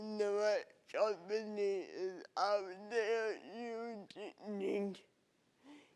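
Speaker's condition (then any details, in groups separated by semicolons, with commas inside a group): Cerebral palsy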